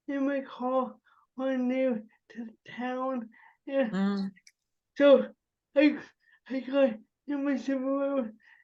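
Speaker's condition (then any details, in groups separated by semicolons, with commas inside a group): Cerebral palsy; spasticity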